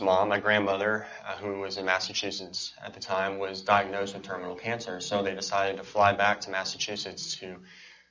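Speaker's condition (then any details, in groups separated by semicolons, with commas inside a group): Cleft palate and cleft lip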